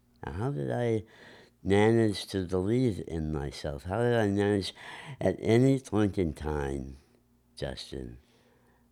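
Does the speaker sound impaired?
Yes: enlarged tongue from vascular growth; vascular malformation of face and mouth, lower lip and lower mouth removed, tongue and throat surgeries, heavy radiation; harder swallowing, speech affected.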